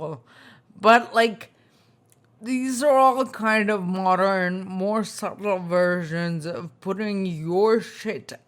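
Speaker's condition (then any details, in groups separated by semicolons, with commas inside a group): Spinocerebellar ataxia type 2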